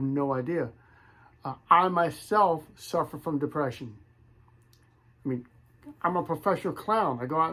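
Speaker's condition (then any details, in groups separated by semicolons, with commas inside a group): No condition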